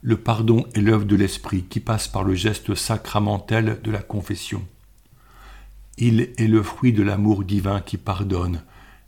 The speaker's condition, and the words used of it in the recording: No condition.